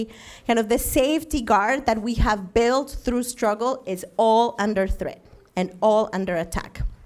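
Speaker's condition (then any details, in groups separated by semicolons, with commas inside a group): No condition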